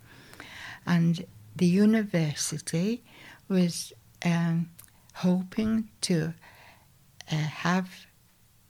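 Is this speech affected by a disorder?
Yes: aphasia; aphasia from stroke, many years since onset, much worse at start, 6 months in hospital; still has aphasia, much milder than at onset; mild aphasia now, early after stroke could not speak at all, not even children's names.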